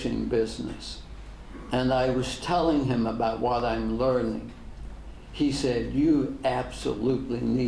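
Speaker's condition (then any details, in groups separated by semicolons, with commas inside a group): ALS; degenerative; diagnosed ten years ago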